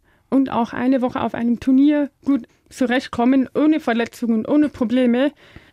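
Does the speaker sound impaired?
Yes: deafness; speaks well.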